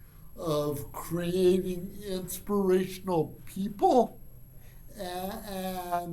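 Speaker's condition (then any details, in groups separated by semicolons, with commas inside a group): Cerebral palsy; from birth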